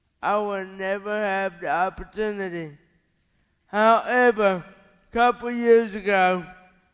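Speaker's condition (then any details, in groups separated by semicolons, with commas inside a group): Cerebral palsy; white plastic braces on both legs in childhood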